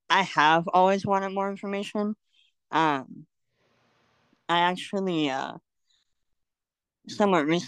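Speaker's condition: Cleft lip and palate; congenital

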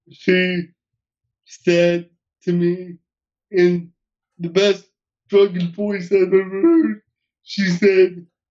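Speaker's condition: Cerebral palsy; uses wheelchair, hearing intact

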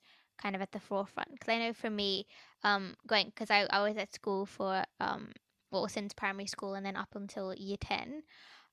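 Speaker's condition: No condition

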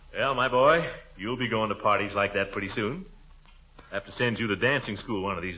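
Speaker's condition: No condition

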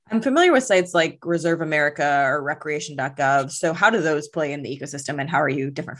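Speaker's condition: No condition

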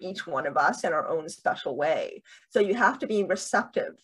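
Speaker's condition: Deafness with cochlear implants

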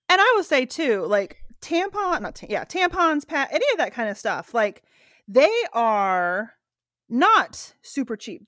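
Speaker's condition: No condition

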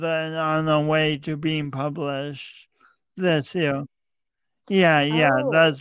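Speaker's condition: Cerebral palsy; speech impediment evident tonight

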